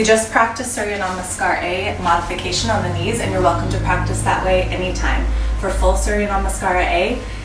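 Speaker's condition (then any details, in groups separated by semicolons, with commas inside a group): No condition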